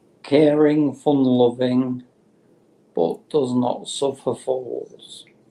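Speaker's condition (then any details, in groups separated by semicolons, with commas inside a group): Motor neurone disease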